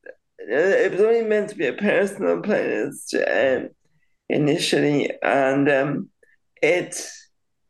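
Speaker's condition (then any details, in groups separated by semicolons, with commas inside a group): Cerebral palsy; very slightly delayed speech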